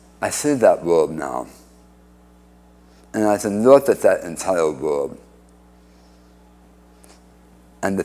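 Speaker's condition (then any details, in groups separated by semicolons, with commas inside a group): Speech impediment after cancer surgery; two-thirds tongue removed at Hartford Hospital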